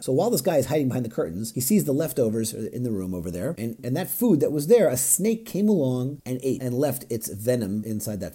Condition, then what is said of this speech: No condition.